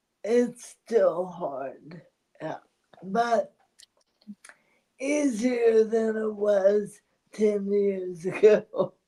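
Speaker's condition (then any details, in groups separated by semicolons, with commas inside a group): ALS; two neck discs replaced; voice strains with talking, needs voice rest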